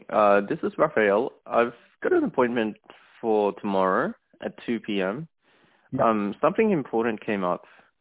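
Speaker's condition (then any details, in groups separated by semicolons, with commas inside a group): No condition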